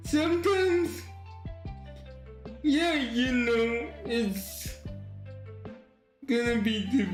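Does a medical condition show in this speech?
Yes: cerebral palsy.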